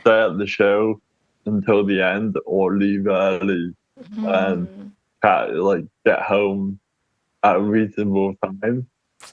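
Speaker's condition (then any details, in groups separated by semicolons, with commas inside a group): Cerebral palsy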